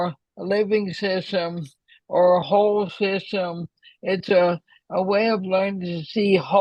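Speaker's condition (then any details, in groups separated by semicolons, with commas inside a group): ALS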